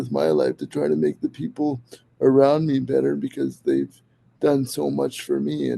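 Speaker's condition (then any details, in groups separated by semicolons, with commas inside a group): Cerebral palsy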